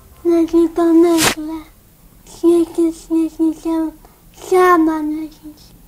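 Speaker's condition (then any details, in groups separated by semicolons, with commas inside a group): Cerebral palsy; cannot walk independently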